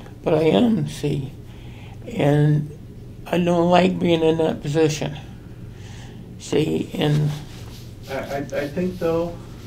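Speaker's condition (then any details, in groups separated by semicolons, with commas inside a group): Traumatic brain injury; military war injury; over 50 years since injury, memory issues; struggles to tell story, hard to tie together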